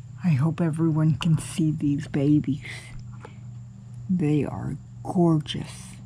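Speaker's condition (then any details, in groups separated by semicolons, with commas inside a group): Cerebral palsy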